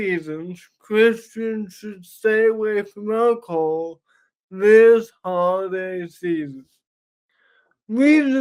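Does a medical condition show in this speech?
Yes: cerebral palsy.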